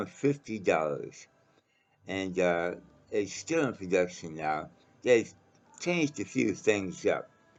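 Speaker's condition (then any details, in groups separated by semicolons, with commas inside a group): Mouth cancer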